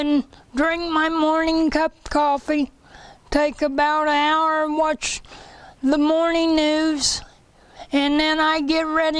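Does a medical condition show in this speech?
Yes: cerebral palsy.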